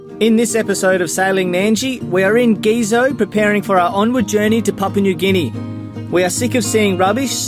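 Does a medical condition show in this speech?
No.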